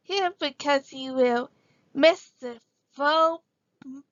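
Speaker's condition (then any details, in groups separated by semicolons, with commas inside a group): Cerebral palsy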